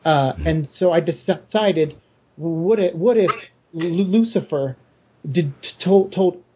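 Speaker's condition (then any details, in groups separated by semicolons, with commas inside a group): Stutter; apologized for so listeners not think of audio issues; repeated sounds, prolonged sounds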